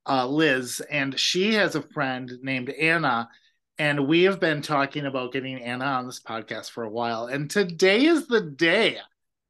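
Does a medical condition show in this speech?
No.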